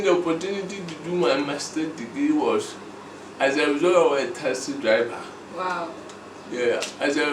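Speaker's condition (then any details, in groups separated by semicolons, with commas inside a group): Cerebral palsy; underdeveloped brain movement and speech areas, affects movement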